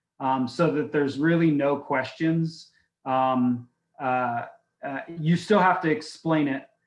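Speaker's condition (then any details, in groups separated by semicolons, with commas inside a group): No condition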